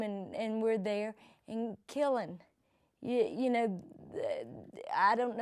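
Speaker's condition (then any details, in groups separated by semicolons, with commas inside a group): Cerebral palsy; present from birth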